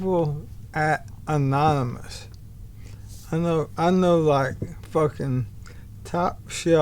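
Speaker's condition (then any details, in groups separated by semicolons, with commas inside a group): ALS; bulbar-upper onset, tongue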